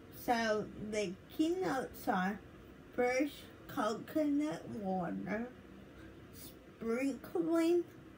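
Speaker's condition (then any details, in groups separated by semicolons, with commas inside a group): Cerebral palsy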